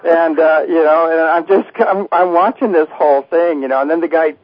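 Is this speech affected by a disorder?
No.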